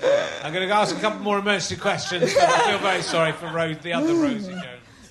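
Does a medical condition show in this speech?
No.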